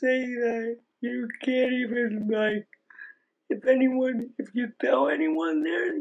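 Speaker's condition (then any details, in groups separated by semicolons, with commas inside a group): Aicardi-Goutières syndrome; about 15 years since diagnosis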